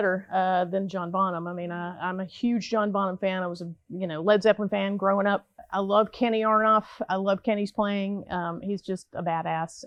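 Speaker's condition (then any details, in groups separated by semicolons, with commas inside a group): No condition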